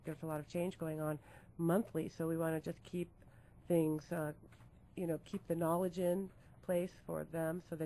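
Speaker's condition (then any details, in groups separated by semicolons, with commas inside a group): No condition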